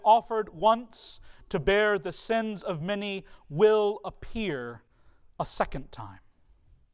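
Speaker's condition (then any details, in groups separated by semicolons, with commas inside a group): No condition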